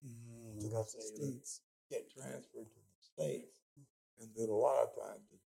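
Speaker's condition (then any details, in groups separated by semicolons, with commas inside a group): Speech impediment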